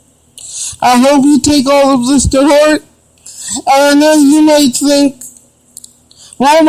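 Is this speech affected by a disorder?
Yes: cerebral palsy; limited use of the hands.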